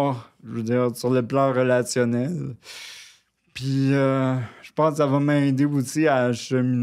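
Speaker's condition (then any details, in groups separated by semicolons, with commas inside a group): Cerebral palsy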